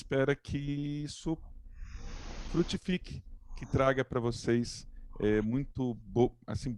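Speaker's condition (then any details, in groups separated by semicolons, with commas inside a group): No condition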